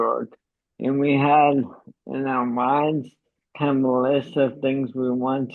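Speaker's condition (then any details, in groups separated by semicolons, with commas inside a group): ALS; uses pre-recorded voice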